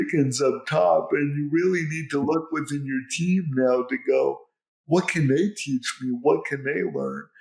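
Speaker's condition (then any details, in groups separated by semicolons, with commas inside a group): Cerebral palsy; speech unclear since childhood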